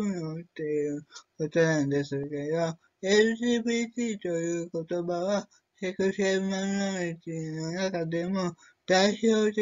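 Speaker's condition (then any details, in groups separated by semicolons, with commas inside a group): Cerebral palsy; severe, uses a wheelchair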